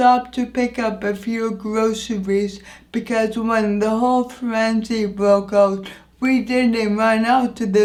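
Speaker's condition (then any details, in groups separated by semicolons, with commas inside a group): Anoxic brain injury; injury affects voice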